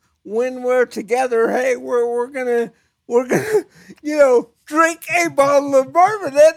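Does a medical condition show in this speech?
Yes: cerebral palsy; chronic pain.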